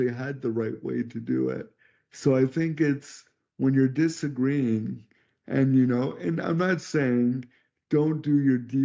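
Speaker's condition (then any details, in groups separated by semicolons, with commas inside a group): Cerebral palsy; could not talk until age 12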